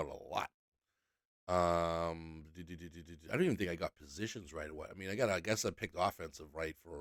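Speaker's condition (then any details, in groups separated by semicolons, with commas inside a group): No condition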